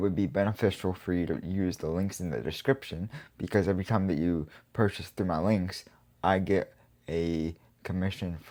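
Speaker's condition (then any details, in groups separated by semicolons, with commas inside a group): Cerebral palsy; quadriplegic, involuntary movements, uses wheelchair; GMFCS level 4, severe physical disability; articulates thoughts despite involuntary movement, speech jumps between points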